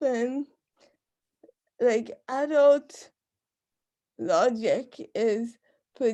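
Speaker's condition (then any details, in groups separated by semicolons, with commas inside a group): Cerebral palsy; uses wheelchair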